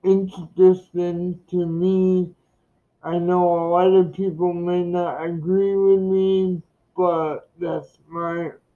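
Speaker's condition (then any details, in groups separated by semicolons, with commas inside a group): Cerebral palsy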